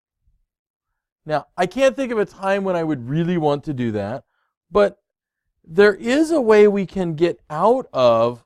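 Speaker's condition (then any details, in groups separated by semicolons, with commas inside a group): No condition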